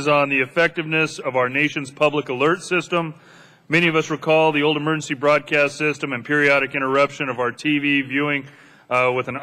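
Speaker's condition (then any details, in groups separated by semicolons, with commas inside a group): No condition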